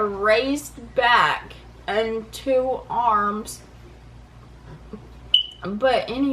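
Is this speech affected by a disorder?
Yes: cerebral palsy; affects balance.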